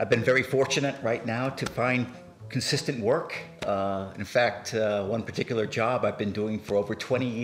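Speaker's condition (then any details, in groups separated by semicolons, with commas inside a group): No condition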